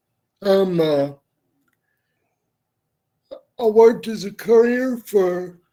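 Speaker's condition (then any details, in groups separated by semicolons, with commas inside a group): Cerebral palsy; wheelchair user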